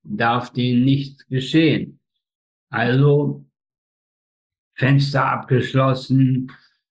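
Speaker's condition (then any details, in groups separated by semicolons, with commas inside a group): Spastic tetraparesis; all four limbs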